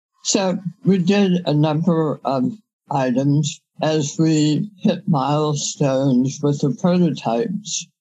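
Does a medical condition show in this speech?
Yes: head and neck cancer surgery; five-time head and neck cancer, about 3 years intense treatment, radiation, years of toxic chemotherapy; no evidence of disease for years, severe dysphagia from treatment effects, no normal meal since.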